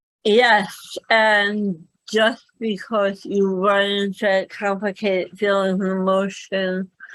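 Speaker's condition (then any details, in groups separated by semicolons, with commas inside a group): Cerebral palsy; speaks better than types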